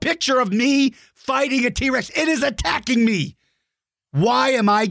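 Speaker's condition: No condition

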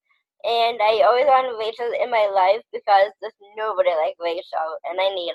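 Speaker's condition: Down syndrome

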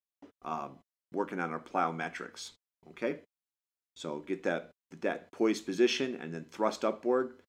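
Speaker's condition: No condition

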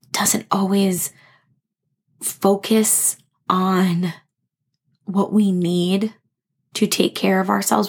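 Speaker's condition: No condition

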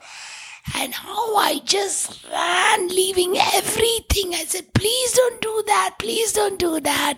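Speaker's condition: Tracheostomy, vocal cords permanently constricted from smoke inhalation; 12 years ago

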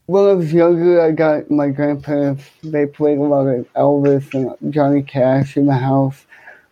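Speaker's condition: Cerebral palsy, hemiplegia

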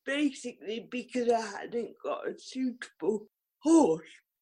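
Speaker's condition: Cerebral palsy; riding as physio from age 2

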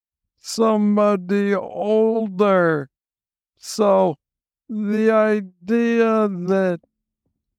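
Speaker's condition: Parkinson's disease, young onset

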